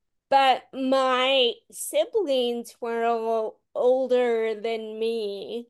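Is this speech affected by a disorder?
Yes: Friedreich's ataxia; progressive muscular dystrophy form, symptoms from about 13, diagnosed at 17, initially called mild, walking difficulty; voice worsened, cadence and slurring getting worse.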